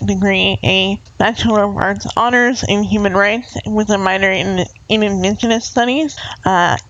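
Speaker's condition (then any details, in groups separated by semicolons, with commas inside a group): Cerebral palsy; uses wheelchair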